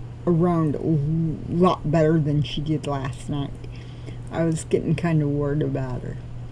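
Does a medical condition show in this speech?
Yes: cerebral palsy.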